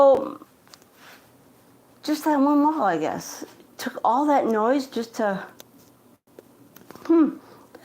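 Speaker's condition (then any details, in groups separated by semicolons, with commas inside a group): Cerebral palsy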